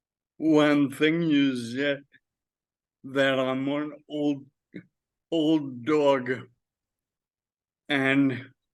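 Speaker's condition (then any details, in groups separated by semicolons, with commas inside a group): Friedreich's ataxia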